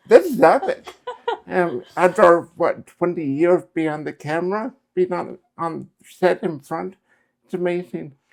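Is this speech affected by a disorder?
Yes: cerebral palsy; speech affected.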